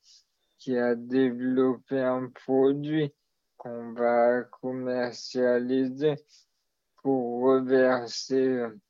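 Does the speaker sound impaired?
Yes: maladie de Charcot (ALS); amyotrophic lateral sclerosis, degenerative disease, diagnosed in adulthood.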